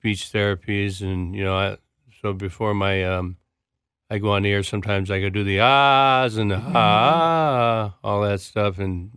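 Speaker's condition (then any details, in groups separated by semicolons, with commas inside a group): Parkinson's disease; tremor and hand clutching with anxiety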